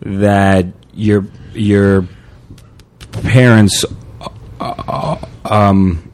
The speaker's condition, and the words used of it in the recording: Stuttering. When you're out, or when you're here, and Peter and I both stutter, yeah,